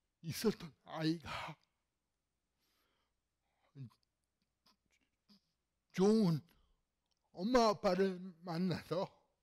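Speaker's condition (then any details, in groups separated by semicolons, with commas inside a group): Cerebral palsy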